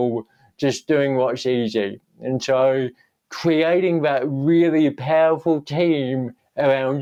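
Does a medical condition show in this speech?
Yes: cerebral palsy.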